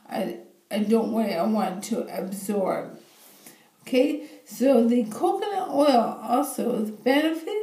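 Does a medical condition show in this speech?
Yes: bulbar ALS, bulbar onset.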